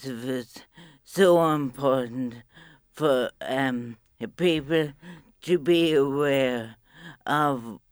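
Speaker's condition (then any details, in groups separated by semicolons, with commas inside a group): Motor neurone disease; bulbar palsy form, slurring onset, diagnosed eight months later, myasthenia gravis excluded, limbs unaffected, independent; Velutech, breathing muscle relaxants, fasciculations, Nippy non-invasive ventilator, speech aids, speech and language therapist, tires easily; steadily worsening, weak tongue, voice, swallowing and breathing affected, aspiration risk, thinking intact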